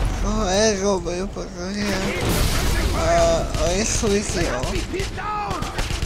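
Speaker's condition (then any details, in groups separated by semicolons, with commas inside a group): Cerebral palsy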